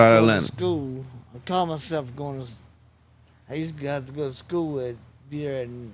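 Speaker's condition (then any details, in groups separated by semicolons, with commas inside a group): Traumatic brain injury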